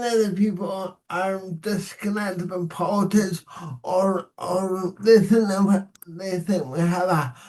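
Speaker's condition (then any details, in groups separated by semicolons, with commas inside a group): Cerebral palsy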